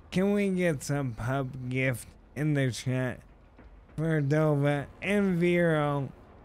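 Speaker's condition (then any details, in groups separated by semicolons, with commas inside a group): ALS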